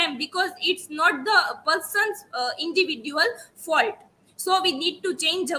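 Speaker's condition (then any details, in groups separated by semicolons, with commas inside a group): No condition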